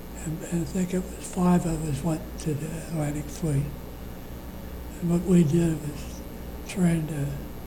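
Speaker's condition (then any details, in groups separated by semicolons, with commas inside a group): Parkinson's disease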